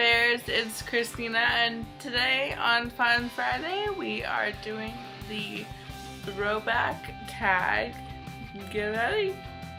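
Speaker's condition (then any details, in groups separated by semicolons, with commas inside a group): Cerebral palsy, mild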